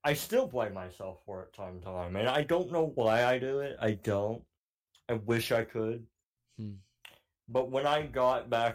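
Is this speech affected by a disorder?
Yes: cleft palate; cleft palate since childhood, surgical repair in childhood; voice sounds deeper than it is, deeper over mic, cannot say certain words, frequent mispronunciations, speech impediment.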